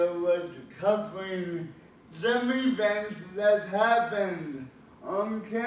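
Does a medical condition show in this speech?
Yes: cerebral palsy.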